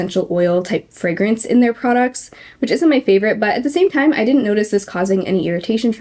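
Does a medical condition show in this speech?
No.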